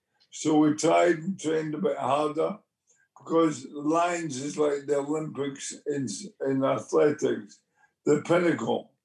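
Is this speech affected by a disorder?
Yes: motor neurone disease; twitching.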